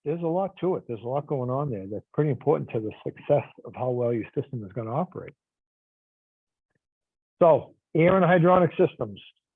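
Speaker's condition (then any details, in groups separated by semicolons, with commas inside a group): No condition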